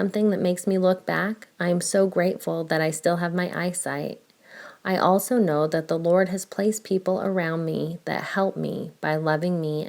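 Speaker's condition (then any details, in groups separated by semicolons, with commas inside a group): No condition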